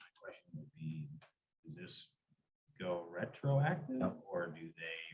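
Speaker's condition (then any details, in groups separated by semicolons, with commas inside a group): No condition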